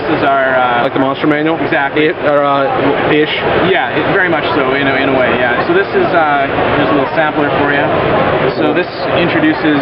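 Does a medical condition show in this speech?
No.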